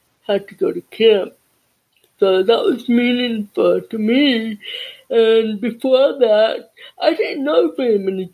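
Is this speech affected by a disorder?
Yes: deafness.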